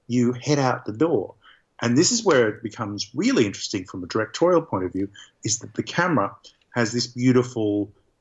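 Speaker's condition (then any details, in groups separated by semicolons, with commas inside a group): No condition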